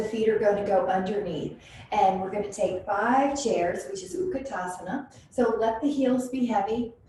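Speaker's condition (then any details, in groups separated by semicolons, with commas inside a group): No condition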